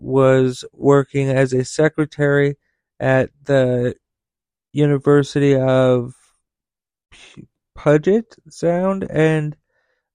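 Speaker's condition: Stutter; childhood stutter, pronunciation practice with grandma from about six, speech therapy, then stuttered every sixth sentence; tired, fatigued, reading without glasses; sounds drunk when tired or fatigued, stumbles and misreads when reading aloud; prolonged sounds, blocks

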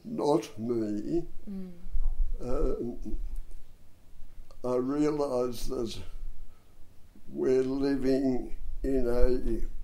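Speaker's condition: Dystonia and cerebral palsy; bronchial asthma

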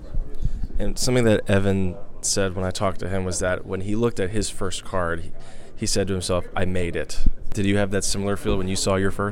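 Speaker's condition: No condition

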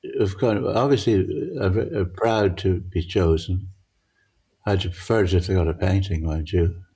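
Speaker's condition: Parkinson's; difficulty judging near and far

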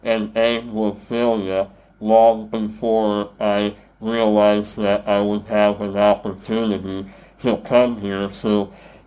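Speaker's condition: Treacher Collins syndrome; congenital, cleft palate and jaw surgeries, tracheostomy, deaf three years, bone conduction hearing aids, speech therapy; voice distorted, some cannot understand, worse on telephone, repeating takes energy, intelligible after years of therapy

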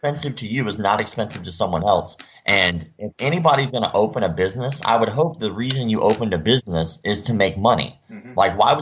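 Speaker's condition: Cleft lip and palate; surgically repaired

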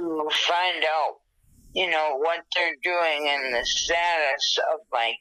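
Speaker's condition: Dysarthria after stroke, thalamic hemorrhage; right-sided paralysis

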